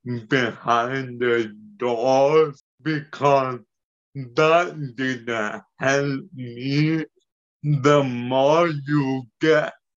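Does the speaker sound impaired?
Yes: cerebellar and spinal ataxia; ataxia affects speech, movement, hand movement, daily activities.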